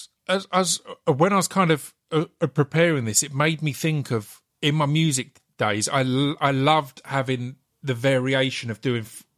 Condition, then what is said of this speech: Stuttering. I get it all the time with things because I've got a stammer.